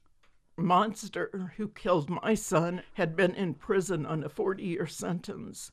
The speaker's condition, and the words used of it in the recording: Spasmodic dysphonia. Causes a tremor with your vocal cords.